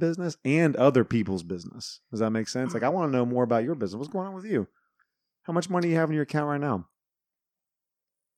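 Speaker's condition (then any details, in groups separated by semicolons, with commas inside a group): No condition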